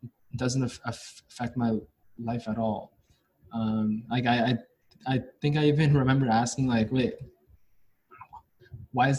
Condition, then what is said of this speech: Stuttering. I have an okay time talking with you, but then outside of this situation, like when I'm talking at school, it's harder for me.